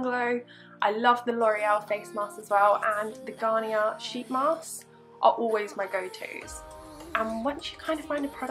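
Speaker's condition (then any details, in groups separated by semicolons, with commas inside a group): No condition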